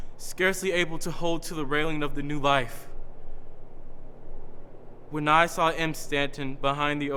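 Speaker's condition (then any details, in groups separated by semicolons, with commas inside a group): No condition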